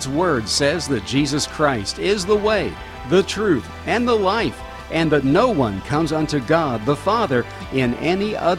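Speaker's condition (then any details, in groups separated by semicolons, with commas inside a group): No condition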